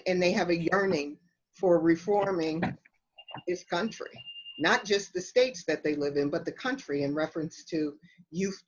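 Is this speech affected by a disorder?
No.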